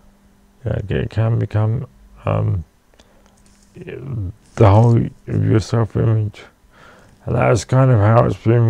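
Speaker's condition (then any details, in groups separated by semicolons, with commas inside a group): Cerebral palsy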